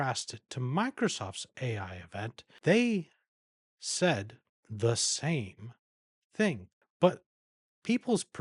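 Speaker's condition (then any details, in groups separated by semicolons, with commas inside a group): No condition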